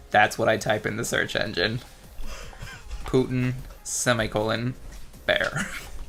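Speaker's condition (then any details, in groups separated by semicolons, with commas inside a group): No condition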